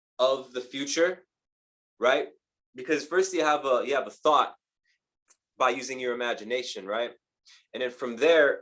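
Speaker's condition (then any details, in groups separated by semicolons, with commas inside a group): No condition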